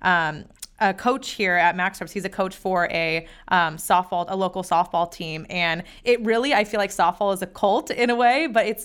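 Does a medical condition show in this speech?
No.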